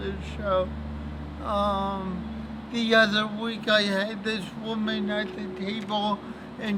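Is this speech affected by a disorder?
Yes: cerebral palsy.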